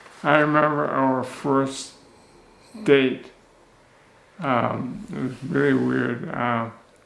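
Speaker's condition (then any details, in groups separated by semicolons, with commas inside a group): Chronic progressive multiple sclerosis; chronic progressive form, onset as one-sided paralysis, recovered; about 46 years since diagnosis, progressed over years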